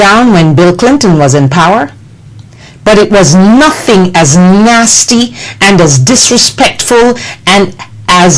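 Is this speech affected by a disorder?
No.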